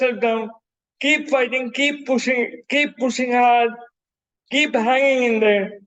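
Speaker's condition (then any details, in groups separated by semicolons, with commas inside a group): Cerebral palsy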